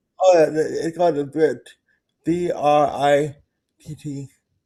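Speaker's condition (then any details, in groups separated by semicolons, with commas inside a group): Cerebral palsy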